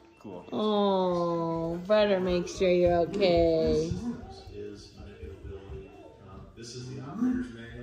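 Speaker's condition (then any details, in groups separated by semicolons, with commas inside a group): No condition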